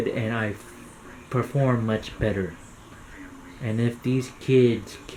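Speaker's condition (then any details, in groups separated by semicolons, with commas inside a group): Cerebral palsy; caused by stroke hours after birth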